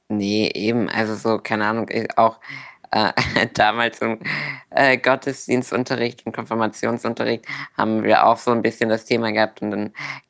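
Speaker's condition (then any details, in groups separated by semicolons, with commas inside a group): Duchenne muscular dystrophy; progressive muscle wasting, known since primary school, wheelchair user from the start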